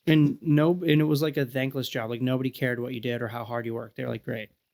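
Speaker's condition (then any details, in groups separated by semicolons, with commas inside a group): No condition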